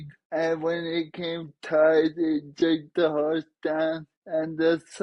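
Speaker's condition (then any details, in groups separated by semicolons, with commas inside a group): Traumatic brain injury; caused by accident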